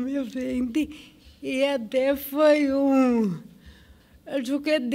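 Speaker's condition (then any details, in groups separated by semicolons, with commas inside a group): Cerebral palsy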